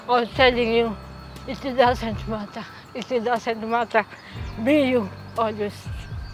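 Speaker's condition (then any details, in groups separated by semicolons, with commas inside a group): Cerebral palsy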